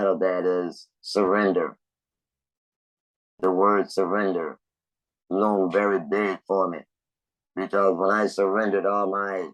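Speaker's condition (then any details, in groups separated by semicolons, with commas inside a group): Laryngectomy; lost voice, device speech with good volume and clarity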